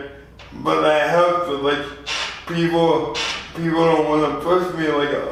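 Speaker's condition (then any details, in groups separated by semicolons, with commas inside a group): Spastic quadriplegia cerebral palsy; spastic quadriplegic form, lifelong; out of breath when starting to read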